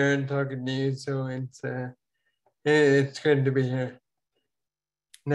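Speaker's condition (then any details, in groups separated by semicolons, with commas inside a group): Ataxia; falls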